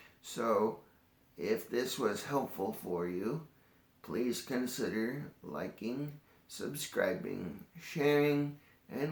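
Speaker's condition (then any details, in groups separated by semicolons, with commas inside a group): Cerebral palsy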